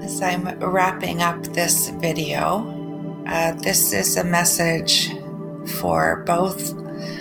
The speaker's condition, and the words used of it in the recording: Aphasia. I am privileged because I can speak even though it is difficult sometimes, but I can get my message out.